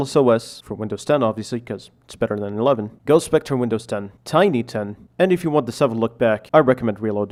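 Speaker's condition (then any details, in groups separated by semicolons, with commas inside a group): No condition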